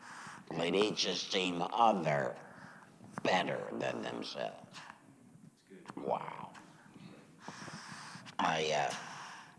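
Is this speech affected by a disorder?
Yes: laryngectomy; chemo and radiation.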